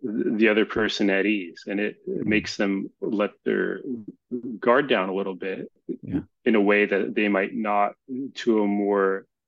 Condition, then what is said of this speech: Stuttering. There's just something about that time pressure that it takes you right back to childhood.